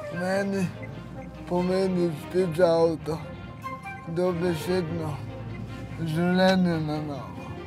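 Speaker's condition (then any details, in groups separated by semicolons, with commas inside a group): Spastic cerebral palsy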